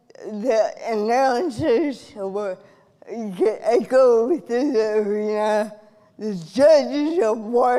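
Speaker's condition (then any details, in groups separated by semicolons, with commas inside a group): Cerebral palsy; from birth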